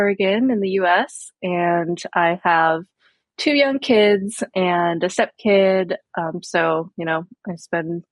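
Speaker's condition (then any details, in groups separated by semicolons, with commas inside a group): No condition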